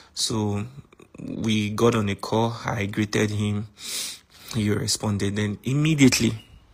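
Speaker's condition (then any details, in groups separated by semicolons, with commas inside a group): No condition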